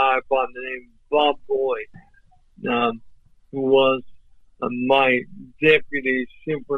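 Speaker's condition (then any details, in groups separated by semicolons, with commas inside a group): ALS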